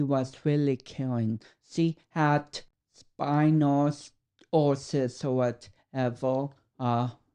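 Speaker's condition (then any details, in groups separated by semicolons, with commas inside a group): Cerebral palsy; affects speech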